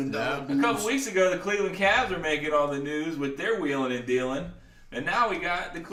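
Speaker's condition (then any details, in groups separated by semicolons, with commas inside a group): No condition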